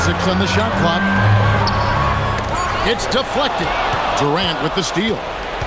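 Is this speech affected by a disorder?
No.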